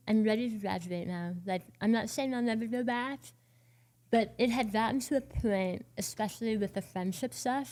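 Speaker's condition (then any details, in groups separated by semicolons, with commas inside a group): Oral cancer, partial glossectomy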